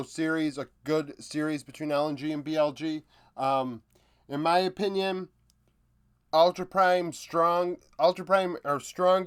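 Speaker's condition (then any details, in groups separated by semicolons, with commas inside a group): No condition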